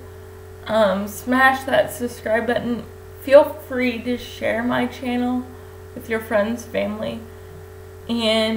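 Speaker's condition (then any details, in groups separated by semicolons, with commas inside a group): Cerebral palsy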